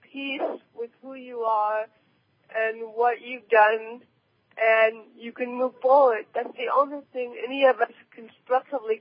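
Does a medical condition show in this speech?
Yes: cerebral palsy; present from birth, handwriting physically hard and slow.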